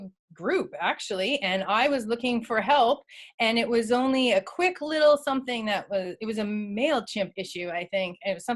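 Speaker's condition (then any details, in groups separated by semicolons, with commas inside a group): No condition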